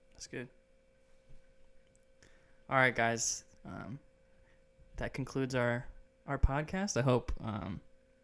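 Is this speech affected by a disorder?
No.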